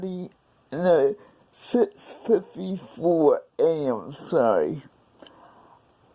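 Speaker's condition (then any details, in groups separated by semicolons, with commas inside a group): Cerebral palsy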